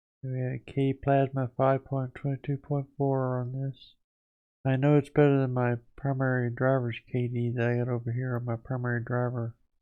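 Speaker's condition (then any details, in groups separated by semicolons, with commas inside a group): Parkinson's disease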